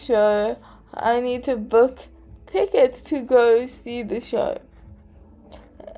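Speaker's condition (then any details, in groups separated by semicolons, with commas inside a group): Cerebral palsy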